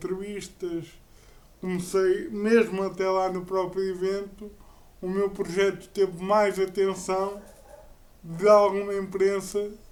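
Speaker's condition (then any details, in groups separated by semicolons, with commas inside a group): Cerebral palsy; uses a wheelchair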